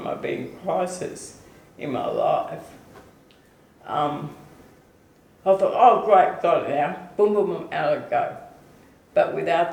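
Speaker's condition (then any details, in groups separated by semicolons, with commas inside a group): ALS/MND; progressive paralysis, prior immunoglobulin therapy, deterioration continuing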